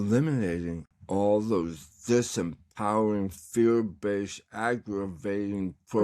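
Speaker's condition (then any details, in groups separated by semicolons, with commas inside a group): Tongue cancer; recovering, tongue exercises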